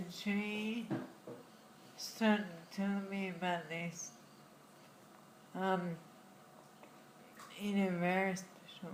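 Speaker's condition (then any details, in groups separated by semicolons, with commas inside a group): Friedreich's ataxia; diagnosed in childhood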